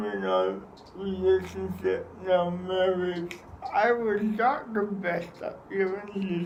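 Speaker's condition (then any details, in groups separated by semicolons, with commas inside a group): Cerebral palsy; atypical speech, adjusts speech for intelligibility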